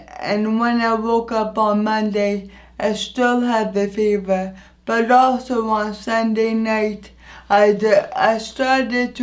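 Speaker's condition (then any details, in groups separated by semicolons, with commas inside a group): Anoxic brain injury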